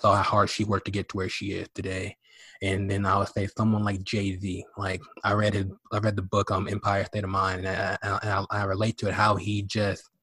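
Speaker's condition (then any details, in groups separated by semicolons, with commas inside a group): Stutter and lisp; self-practiced slower speech and clearer enunciation; still has stutter, improved through practice since first podcast episode; works on talking slower and enunciating; repeated sounds, repeated words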